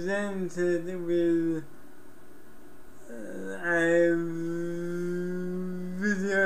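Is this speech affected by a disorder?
Yes: cerebral palsy.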